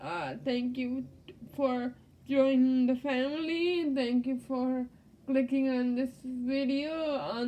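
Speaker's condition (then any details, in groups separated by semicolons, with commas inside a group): Cerebral palsy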